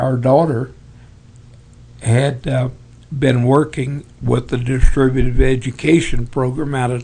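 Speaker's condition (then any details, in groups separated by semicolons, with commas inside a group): Parkinson's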